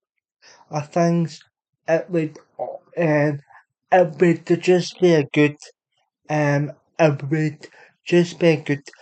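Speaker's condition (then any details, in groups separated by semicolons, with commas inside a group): Cerebral palsy; unable to walk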